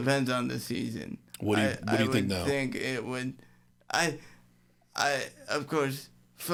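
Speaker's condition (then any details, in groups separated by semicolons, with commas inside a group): Cerebral palsy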